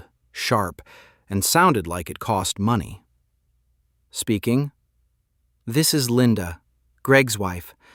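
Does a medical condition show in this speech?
No.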